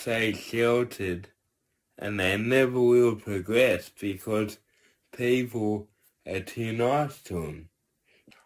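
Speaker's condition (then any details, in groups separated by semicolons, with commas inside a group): Cerebral palsy; from birth, tight muscles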